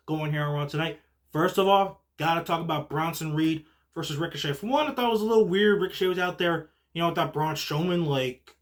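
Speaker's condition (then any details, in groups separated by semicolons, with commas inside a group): No condition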